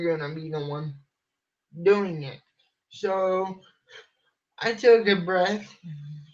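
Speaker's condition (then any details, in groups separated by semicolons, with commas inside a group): Cerebral palsy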